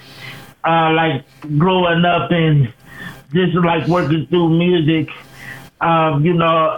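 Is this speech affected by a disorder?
Yes: cerebral palsy; performs from wheelchair.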